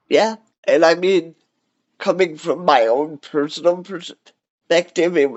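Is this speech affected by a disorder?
Yes: cerebral palsy; cerebral palsy, wheelchair.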